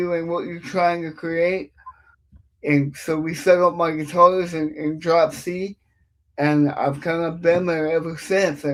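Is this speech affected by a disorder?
Yes: cerebral palsy; affects speech.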